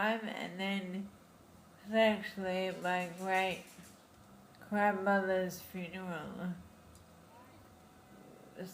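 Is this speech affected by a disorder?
Yes: Friedreich's ataxia; diagnosed in childhood.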